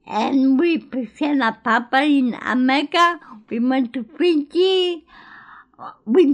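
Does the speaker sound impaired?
Yes: cerebral palsy; born in Greece.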